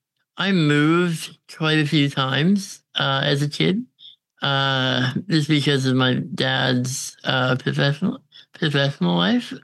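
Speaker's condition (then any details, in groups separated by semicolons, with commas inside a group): Congenital muscular dystrophy; uses ventilator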